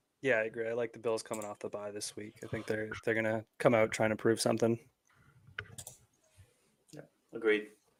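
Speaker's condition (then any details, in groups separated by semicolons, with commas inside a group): No condition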